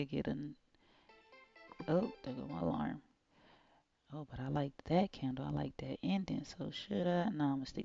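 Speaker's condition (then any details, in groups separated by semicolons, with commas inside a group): No condition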